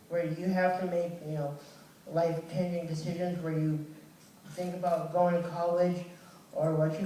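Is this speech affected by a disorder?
Yes: cerebral palsy.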